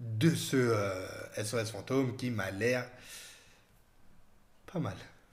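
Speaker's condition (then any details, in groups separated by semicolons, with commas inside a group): No condition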